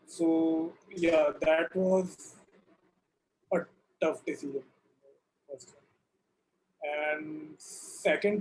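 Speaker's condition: Stuttering; stuttering since childhood; learned techniques from co-founder meet, gained some confidence, first user of StammerAI exercises; prolonged sounds

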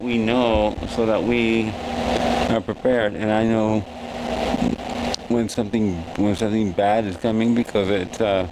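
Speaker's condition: Cerebral palsy

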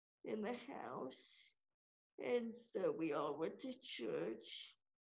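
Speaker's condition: Cerebral palsy; moved to Stillwater Oklahoma

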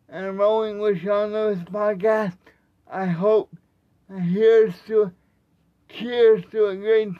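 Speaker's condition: Cerebral palsy; wheelchair user

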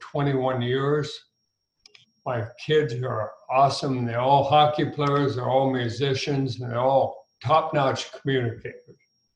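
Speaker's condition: ALS; ALS with throat onset

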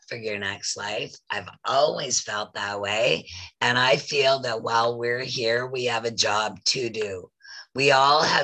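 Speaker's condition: Voice loss after throat polyp; smoker-like voice from throat surgery not smoking

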